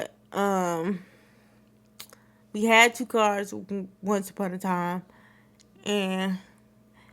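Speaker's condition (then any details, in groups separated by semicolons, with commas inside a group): Cerebral palsy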